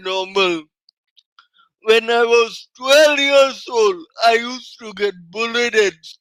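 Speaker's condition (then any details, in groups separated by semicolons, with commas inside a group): Cerebral palsy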